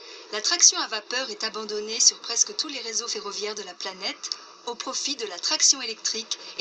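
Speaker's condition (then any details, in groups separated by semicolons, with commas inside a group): No condition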